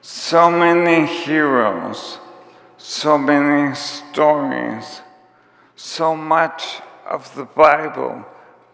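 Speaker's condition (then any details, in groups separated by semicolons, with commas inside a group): ALS; onset with tiredness and clumsiness; diagnosed about two and a half years before recording, symptoms began about four years before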